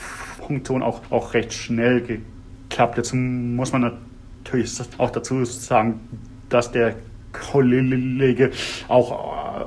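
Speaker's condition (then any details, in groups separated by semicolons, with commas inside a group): Stuttering, severe; fairly strong stuttering symptoms; stuttering not audible in first 20 seconds; blocks; repeated sounds, repeated words, prolonged sounds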